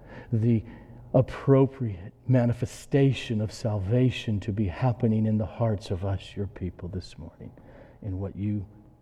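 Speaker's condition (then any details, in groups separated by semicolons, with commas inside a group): No condition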